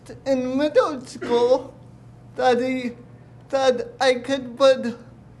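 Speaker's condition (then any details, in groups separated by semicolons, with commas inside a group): Cerebral palsy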